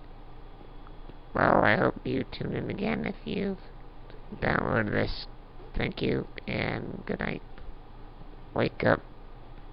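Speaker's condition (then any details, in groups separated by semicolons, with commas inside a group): Duchenne muscular dystrophy; progressive muscle wasting, diminished lung function, sleep apnea, emergency tracheotomy after mucus plug, little arm use; voice audibly worsening late in recording, uses Dragon naturally speaking voice recognition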